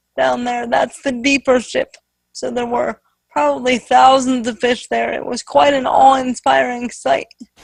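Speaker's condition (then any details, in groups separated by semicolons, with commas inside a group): Spastic quadriplegic cerebral palsy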